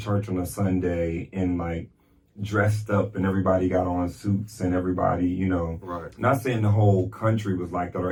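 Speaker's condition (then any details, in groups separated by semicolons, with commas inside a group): No condition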